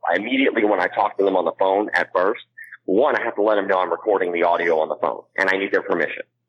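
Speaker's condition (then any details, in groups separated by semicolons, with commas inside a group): Cleft palate; congenital cleft palate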